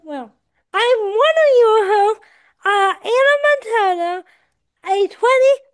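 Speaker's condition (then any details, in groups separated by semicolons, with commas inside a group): Cerebral palsy; adult, 24 years old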